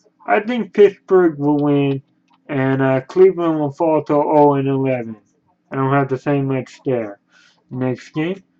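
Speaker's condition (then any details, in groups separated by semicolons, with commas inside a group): Cerebral palsy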